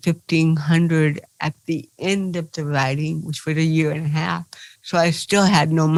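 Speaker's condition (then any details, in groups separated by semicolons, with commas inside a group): Cerebral palsy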